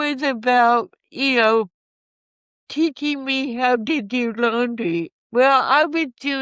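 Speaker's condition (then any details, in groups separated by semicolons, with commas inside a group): Cerebral palsy; from birth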